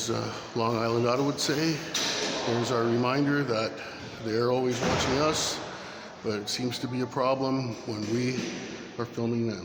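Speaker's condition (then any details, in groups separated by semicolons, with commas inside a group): No condition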